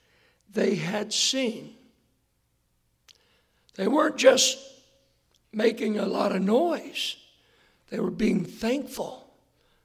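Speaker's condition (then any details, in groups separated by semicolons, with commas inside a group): Hoarseness after vocal cord surgery; earlier doctor attributed voice problem to aging, sought second opinion; post-surgery check few days ago, surgeon says vocal cords look much better, straight lines; hard for listeners to hear, not smooth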